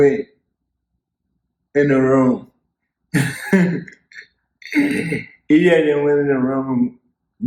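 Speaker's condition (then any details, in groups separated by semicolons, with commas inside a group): Cerebral palsy; spastic quadriplegic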